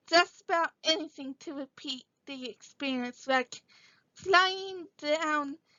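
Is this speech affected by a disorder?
Yes: cerebral palsy.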